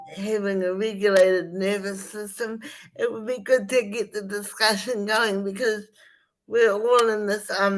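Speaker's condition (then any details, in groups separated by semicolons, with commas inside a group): Spastic cerebral palsy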